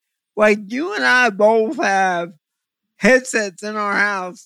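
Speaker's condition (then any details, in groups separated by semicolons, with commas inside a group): Cerebral palsy; visual focusing difficulty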